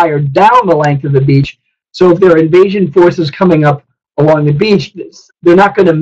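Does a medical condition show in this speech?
No.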